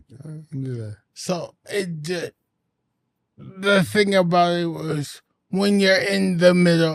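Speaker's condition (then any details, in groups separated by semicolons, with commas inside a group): Anoxic brain injury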